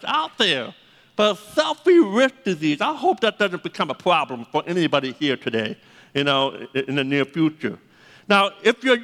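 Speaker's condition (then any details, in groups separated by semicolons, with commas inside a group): Deafness; hard time hearing phone callers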